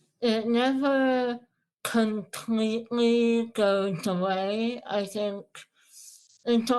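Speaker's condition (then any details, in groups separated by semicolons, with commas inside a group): Moebius syndrome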